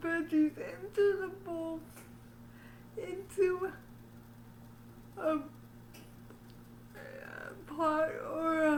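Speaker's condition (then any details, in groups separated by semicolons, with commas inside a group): Cerebral palsy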